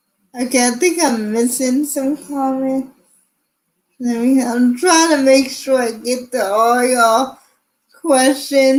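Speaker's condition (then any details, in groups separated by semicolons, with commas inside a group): Cerebral palsy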